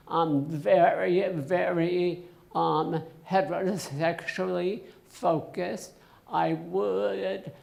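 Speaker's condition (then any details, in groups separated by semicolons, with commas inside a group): Essential tremor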